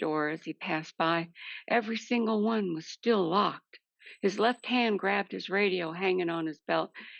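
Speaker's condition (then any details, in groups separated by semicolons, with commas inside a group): No condition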